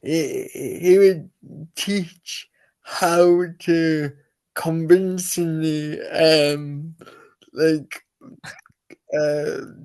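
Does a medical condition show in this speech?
Yes: cerebral palsy.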